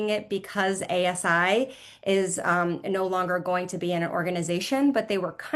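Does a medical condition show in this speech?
No.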